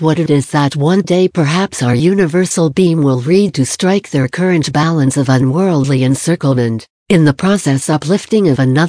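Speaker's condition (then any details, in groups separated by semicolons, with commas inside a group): No condition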